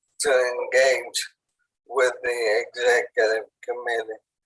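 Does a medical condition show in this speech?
Yes: ALS; onset in hands and arms, tracheostomy.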